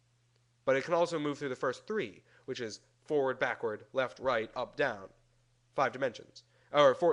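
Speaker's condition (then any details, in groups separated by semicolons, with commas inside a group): No condition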